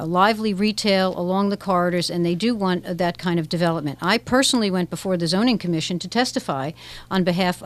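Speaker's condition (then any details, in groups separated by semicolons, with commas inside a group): No condition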